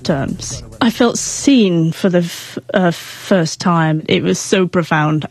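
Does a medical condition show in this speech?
Yes: stammer; first noticed around starting school, hid speaking difficulty as child and teenager; still stammers as adult, odd looks when words won't come out; can't get words out when asking for something in shops, knows what to say; here prolonged sounds.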